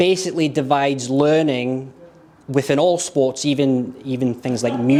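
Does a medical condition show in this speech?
No.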